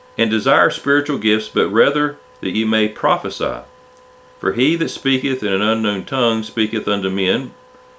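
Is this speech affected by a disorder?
No.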